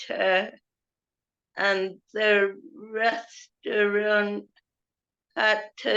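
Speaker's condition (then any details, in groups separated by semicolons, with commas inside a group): Cerebral palsy; since birth, affects speech and mobility, leg spasms, hand and leg shaking; previously muscle relaxants for leg spasms; stammered, breath after few words, heavy breathing, slow, now quicker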